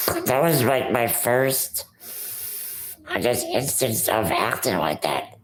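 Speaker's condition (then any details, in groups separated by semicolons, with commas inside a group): Rare muscular dystrophy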